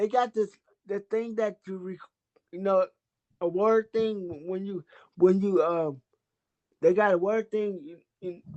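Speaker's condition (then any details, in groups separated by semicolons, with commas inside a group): Cerebral palsy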